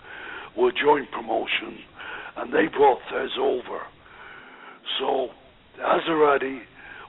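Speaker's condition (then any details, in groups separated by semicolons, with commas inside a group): Voice box damage after neck operation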